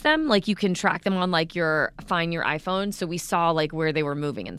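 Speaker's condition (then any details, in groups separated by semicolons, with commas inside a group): No condition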